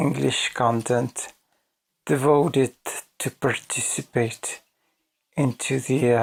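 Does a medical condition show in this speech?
Yes: ALS.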